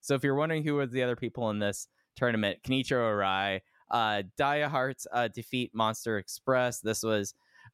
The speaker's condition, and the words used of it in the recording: None; typical speech.